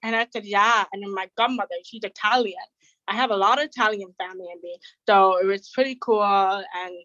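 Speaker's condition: Deafness; has a disability

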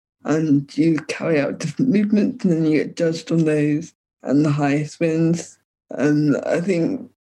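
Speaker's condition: Cerebral palsy; physiotherapy in childhood

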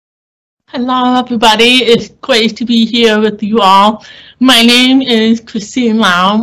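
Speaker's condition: Deaf or hard of hearing

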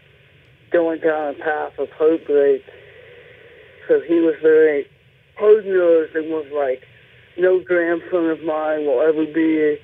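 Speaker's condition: Cerebral palsy; speech impediment while growing up

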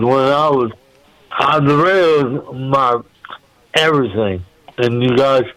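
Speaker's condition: Speech impediment; deaf in left ear from accident

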